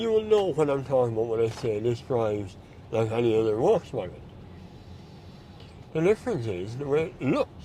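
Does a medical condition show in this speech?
Yes: mouth cancer surgery.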